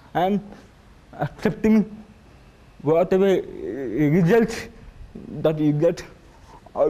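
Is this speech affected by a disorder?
Yes: cerebral palsy.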